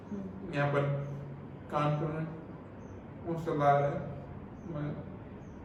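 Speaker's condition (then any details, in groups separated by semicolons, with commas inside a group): Cerebral palsy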